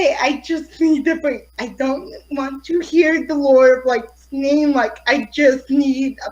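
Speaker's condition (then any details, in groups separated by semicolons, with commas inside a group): Cerebral palsy; affects fine motor skills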